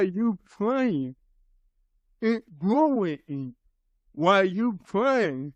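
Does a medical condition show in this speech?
Yes: cerebral palsy; from birth.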